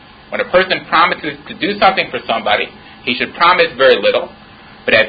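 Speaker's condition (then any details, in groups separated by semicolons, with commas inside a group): No condition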